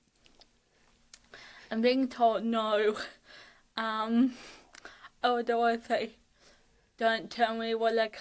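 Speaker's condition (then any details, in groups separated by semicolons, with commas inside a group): Cerebral palsy; ataxic, lack of oxygen at birth, arms and legs affected; fatigue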